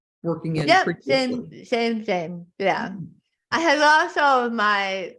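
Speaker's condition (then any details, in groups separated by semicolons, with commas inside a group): Tongue cancer; stage four tongue carcinoma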